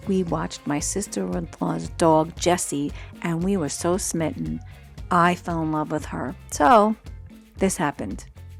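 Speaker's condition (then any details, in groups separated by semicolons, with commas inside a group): No condition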